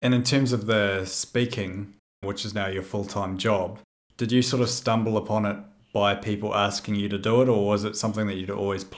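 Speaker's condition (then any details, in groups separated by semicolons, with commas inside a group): No condition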